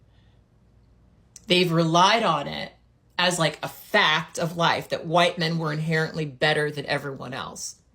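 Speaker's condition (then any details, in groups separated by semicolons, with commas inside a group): No condition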